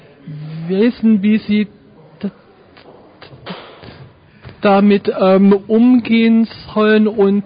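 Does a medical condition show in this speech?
Yes: stuttering; severe stuttering, difficult since school years, persisting into working life; in vivo exercise this morning, training everyday situations; stuttered when asking a question in a shop this morning; here repeated sounds, blocks.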